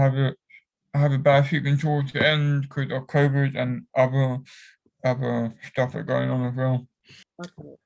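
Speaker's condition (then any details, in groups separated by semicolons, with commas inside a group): Cerebral palsy; affects whole body; cramps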